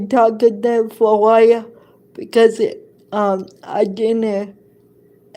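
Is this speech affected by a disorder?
Yes: cerebral palsy; present from birth.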